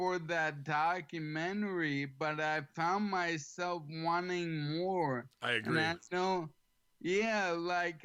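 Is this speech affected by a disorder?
Yes: ALS; slightly slurred, has to slow down.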